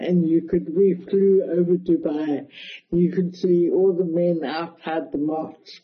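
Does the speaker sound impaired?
Yes: cerebral palsy; mild, affects balance a little and hand control, can walk, fully independent, wheelchair assistance at airports; speech affected a bit.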